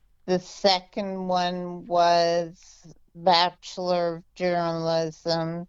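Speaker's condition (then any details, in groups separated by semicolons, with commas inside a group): Multiple sclerosis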